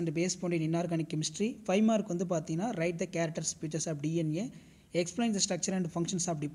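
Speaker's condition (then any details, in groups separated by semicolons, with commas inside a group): No condition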